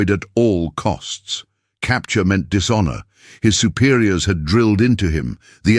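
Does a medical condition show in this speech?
No.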